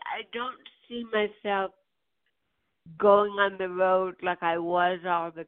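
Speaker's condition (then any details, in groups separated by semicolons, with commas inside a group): Cerebral palsy; birth onset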